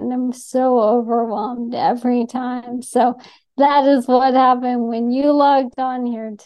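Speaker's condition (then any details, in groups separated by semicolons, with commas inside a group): ALS; Columbia University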